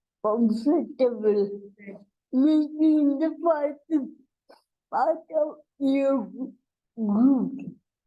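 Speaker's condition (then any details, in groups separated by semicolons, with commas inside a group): Cerebral palsy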